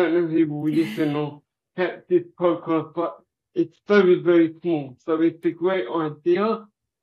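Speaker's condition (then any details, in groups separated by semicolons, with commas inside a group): Cerebral palsy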